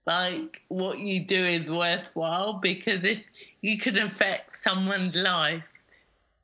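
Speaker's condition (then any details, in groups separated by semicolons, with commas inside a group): Cerebral palsy; cerebral palsy since childhood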